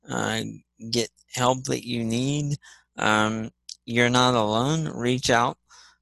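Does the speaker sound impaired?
Yes: spastic cerebral palsy; physical and occupational therapy in childhood, multi-handicap class, once on 24 medications; off nearly all medications, smart drive wheelchair system with scroll wheel speed control.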